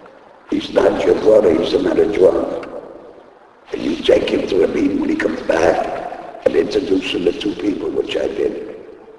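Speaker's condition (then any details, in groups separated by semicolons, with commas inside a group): Laryngectomy; needs thumb to talk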